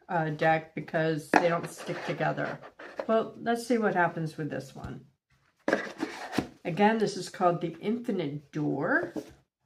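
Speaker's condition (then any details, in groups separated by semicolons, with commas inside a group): No condition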